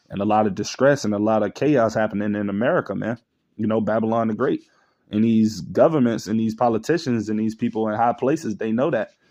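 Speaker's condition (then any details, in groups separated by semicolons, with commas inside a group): No condition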